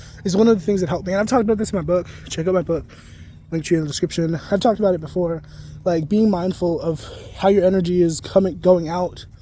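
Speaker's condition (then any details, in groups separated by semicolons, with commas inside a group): No condition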